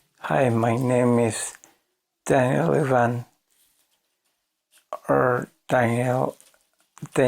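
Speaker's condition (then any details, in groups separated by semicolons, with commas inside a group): ALS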